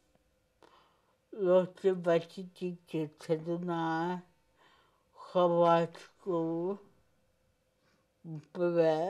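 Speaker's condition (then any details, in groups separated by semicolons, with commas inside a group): Cerebral palsy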